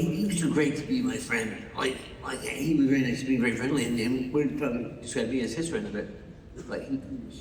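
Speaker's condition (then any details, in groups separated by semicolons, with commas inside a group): Parkinson's; loses train of thought mid-sentence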